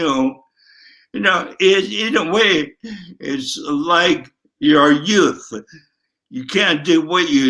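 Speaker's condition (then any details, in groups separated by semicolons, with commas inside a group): Traumatic brain injury, ataxic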